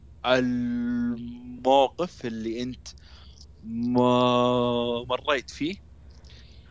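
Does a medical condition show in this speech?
Yes: stuttering; control program at Irada Club, then program with speech therapist, past relapses; here repeated sounds, prolonged sounds.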